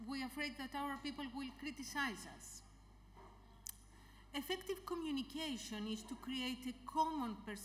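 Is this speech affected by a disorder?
No.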